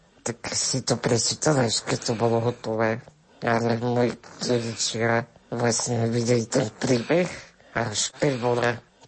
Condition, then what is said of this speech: Spinal muscular atrophy. Nemohli by ste hýbať končatinami, dýchať a hovoriť by vám umožňoval prístroj a bez pomoci druhého človeka by ste v podstate nemohli existovať.